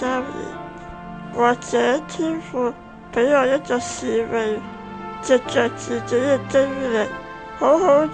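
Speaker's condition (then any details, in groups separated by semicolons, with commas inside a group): Spinal muscular atrophy; writes with two usable fingers, needs mother's help to drink water, not yet on new drug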